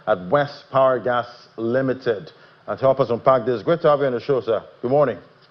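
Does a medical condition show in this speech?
No.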